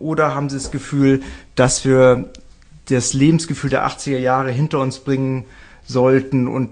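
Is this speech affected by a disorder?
No.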